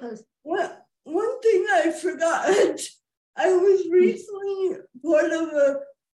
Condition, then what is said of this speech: Cerebral palsy. Lord gave me a clear voice, and my mind was not that affected.